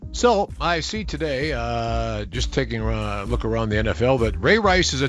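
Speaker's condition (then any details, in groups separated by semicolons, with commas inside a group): No condition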